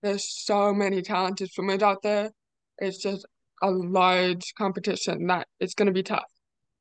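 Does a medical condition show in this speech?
Yes: deafness; deaf or hard of hearing, relies on starter hand signals and strobe start lights at meets.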